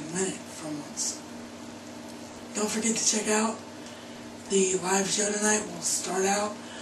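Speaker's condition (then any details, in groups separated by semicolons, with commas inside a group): Cerebral palsy; wheelchair bound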